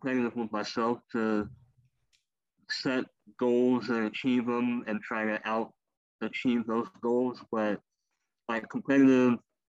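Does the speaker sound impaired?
Yes: cleft lip and palate; speech impediment from cleft lip and palate.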